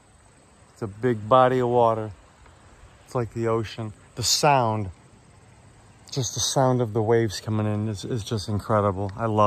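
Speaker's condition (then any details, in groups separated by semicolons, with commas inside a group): No condition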